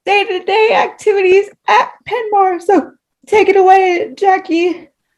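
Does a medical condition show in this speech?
Yes: cerebral palsy; wheelchair user about 27 of 30 years, power wheelchair; mild.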